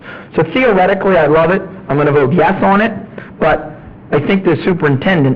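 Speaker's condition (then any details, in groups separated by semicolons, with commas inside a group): No condition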